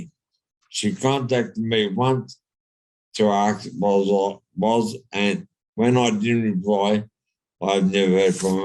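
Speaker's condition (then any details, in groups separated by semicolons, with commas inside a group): Brain injury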